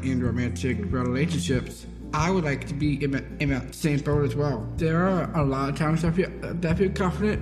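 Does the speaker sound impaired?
Yes: Down syndrome; congenital, extra chromosome, diagnosed before birth, physical and occupational therapy from 2 months old.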